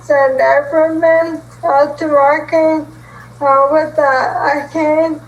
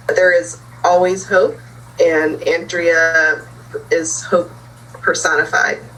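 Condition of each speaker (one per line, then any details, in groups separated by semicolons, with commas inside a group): ALS; diagnosed about seven years ago, uses trike
No condition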